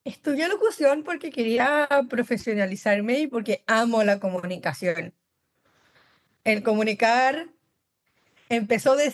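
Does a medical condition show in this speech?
Yes: Down syndrome; congenital, since birth.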